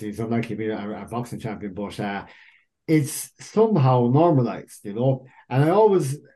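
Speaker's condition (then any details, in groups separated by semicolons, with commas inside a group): Cleft lip and palate; cleft lip and palate present from birth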